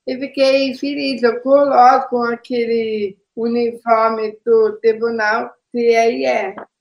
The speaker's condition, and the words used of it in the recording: Down syndrome. As palavras têm que ser simples, diretas, as pessoas acham que falar é fácil, né?